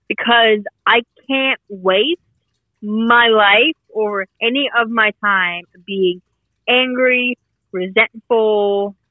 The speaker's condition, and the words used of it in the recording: Stuttering. My gait changes, my nerves become worse, I stutter more, I fall more, I break things.